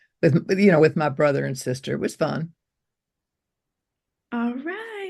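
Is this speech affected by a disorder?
No.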